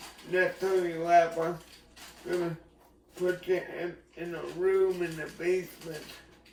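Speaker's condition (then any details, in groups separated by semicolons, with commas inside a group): Cerebral palsy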